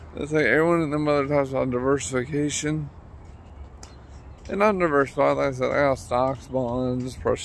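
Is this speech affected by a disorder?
Yes: traumatic brain injury.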